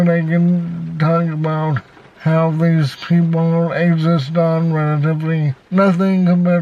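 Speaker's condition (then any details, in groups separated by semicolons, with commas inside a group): Cerebral palsy, spastic, severe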